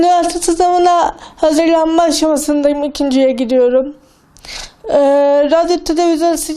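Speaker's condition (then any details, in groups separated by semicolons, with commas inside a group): Cerebral palsy; premature birth oxygen deprivation, affects muscles, uses wheelchair; age 19, numerous operations, botox injections; speech difficulty from muscle tightness, improved by reading aloud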